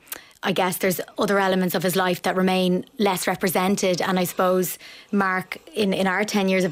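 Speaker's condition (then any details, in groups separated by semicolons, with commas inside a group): No condition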